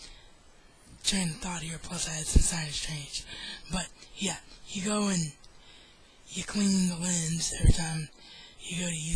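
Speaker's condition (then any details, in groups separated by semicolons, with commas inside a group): Cerebral palsy; wheelchair bound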